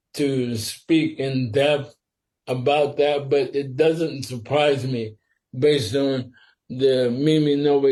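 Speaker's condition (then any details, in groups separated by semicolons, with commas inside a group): Sporadic ALS; must speak slower and carefully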